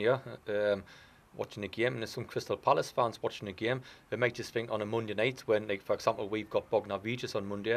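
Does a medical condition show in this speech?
No.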